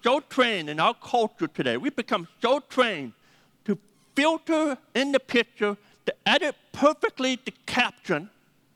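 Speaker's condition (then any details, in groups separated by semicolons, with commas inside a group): Deafness; 80% deaf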